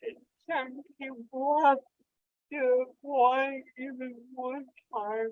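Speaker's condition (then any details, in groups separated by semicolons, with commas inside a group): Cerebral palsy; much uncontrollable movement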